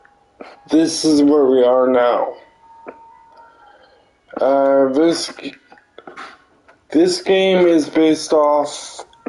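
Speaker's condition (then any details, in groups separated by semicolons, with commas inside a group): Cerebral palsy; limbs affected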